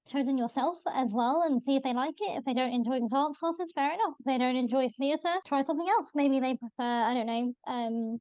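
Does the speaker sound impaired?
Yes: bilateral cleft lip and palate; congenital, around 23 operations, bone graft, jaw realignment at 18-19, Great Ormond Street, 6 grommet operations; possibly needs more pitch or volume to be heard, voice called weird in childhood.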